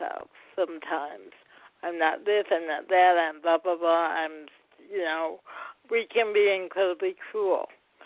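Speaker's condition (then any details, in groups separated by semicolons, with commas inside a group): Cerebral palsy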